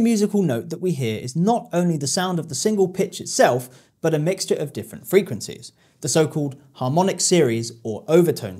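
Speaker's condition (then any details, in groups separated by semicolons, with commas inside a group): No condition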